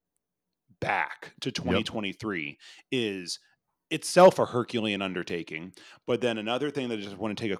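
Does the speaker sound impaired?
No.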